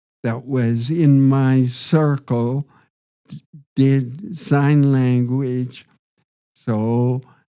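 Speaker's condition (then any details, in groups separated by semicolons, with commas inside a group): Parkinson's disease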